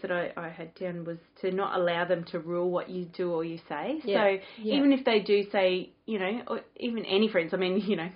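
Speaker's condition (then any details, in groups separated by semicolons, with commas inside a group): No condition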